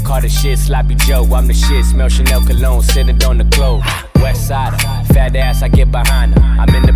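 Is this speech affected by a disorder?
No.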